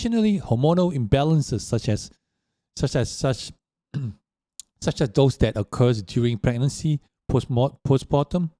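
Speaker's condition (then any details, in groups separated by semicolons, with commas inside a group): No condition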